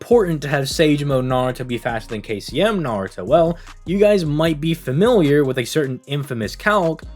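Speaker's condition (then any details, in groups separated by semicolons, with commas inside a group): No condition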